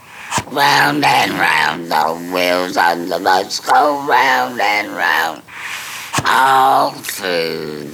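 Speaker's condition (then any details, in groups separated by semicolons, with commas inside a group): Laryngectomy; smoking-related cancer, voice box removed; speaking with post-laryngectomy substitute voice; original voice lost, only current substitute voice since voice box removal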